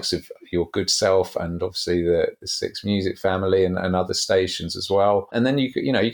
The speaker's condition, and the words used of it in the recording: None; typical speech.